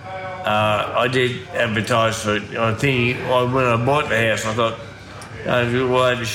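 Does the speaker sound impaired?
Yes: ataxia from brain damage, cerebellar; slurred voice, often taken for drunk.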